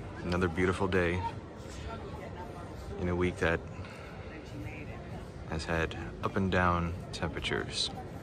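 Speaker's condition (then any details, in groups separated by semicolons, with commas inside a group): No condition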